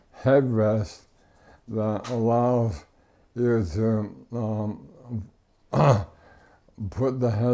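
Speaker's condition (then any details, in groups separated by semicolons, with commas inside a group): ALS; power wheelchair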